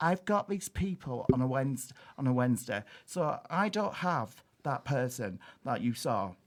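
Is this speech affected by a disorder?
No.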